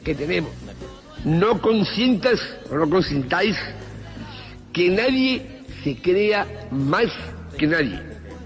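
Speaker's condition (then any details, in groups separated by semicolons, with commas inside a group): Down syndrome; congenital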